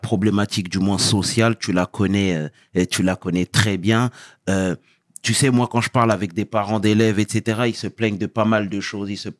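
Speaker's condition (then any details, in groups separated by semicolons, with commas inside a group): No condition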